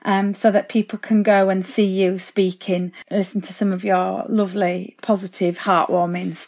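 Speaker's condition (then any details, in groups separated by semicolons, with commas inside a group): No condition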